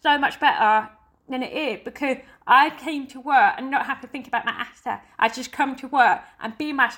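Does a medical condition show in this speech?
Yes: deafness; lip reads all day among hearing people.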